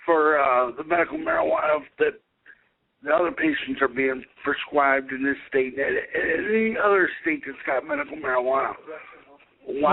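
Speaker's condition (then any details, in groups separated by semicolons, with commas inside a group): Cerebral palsy; able to speak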